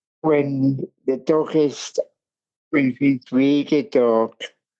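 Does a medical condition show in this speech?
Yes: cerebral palsy.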